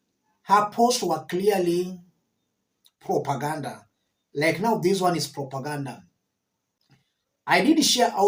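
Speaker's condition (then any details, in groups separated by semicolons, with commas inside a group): No condition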